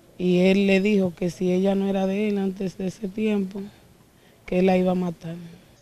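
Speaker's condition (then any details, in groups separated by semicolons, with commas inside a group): No condition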